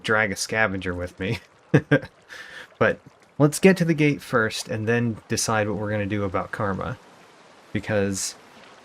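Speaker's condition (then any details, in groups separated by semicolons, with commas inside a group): No condition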